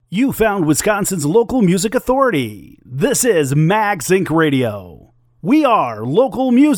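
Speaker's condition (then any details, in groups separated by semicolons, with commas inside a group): No condition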